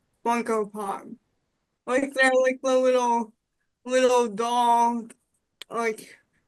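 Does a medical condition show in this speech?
Yes: cerebral palsy; uses adaptive typing technology, word prediction.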